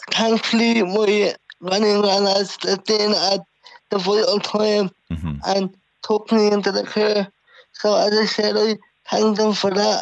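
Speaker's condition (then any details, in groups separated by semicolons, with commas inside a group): Cerebral palsy; secondary scoliosis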